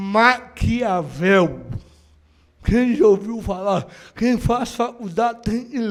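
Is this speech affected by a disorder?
Yes: cerebral palsy; no speech as child.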